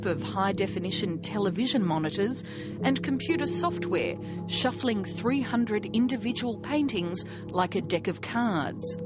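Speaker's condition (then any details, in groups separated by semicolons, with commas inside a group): No condition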